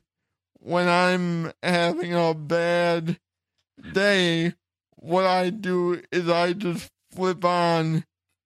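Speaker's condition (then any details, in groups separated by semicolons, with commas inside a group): Cerebral palsy; since childhood, wheelchair user, chair lifted onto stage by four men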